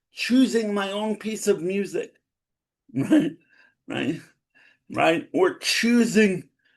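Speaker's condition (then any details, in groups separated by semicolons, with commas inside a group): Cerebral palsy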